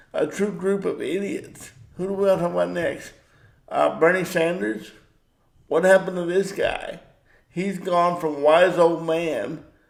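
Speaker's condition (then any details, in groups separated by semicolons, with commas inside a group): Cerebral palsy; power wheelchair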